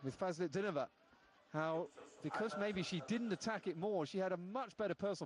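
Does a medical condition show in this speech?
No.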